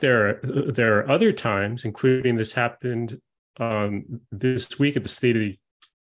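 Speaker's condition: Stutter; childhood onset, neurological and genetic basis, persists for life, no cure; recorded via zoom, video call lag makes turn-taking hard; blocking moments, daily speaking situations very difficult, anticipates stuttering in everyday moments; repeated words, blocks

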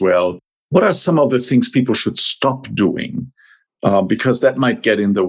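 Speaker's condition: No condition

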